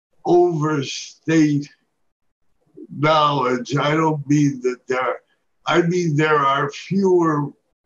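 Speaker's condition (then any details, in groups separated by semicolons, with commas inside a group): Parkinson's disease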